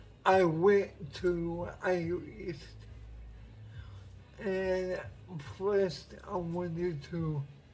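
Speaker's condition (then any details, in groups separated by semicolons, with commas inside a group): Cerebral palsy; uses wheelchair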